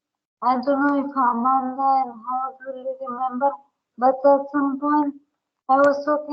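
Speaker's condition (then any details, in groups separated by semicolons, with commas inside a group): Brain injury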